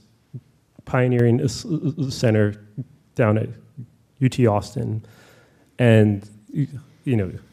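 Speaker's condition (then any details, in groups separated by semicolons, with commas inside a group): Stuttering; present since at least ninth grade; prolonged sounds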